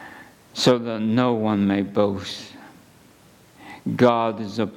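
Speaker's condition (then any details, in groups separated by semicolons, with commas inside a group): ALS; at least a couple of months since diagnosis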